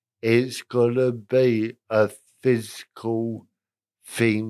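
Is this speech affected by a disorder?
Yes: cerebral palsy, moderate; spastic, self-described middle range, delivery complications at birth, diagnosed in childhood; talks a bit funny.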